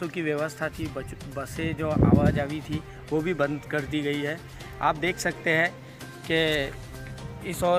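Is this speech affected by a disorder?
No.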